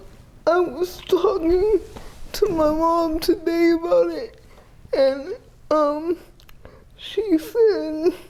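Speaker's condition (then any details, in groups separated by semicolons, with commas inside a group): Cerebral palsy, severe; athetoid quadriplegia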